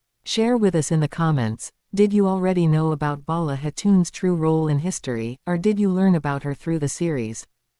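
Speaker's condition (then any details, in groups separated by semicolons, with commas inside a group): No condition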